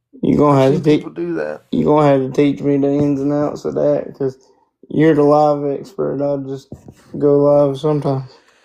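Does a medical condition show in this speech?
Yes: spastic quadriplegic cerebral palsy.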